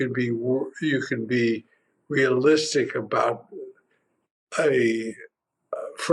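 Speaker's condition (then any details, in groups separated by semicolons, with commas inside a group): Primary lateral sclerosis; tongue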